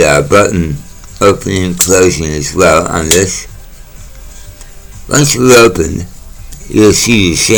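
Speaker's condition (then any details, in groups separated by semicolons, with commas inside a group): Mouth cancer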